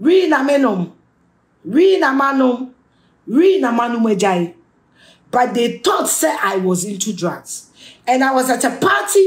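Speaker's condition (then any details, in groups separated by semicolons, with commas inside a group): No condition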